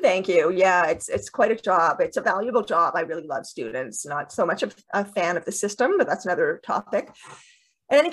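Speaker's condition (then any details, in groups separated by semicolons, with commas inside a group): Deafness with cochlear implants; two cochlear implants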